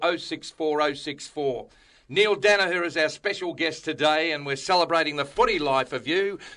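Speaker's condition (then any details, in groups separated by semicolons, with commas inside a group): No condition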